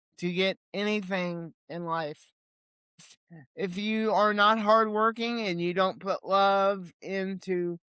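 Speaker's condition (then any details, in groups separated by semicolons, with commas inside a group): Cerebral palsy; limited hand mobility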